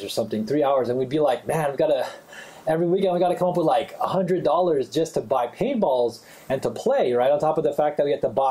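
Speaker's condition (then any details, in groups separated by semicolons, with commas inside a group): No condition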